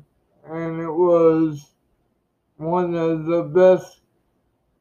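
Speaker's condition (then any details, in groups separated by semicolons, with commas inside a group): Cerebral palsy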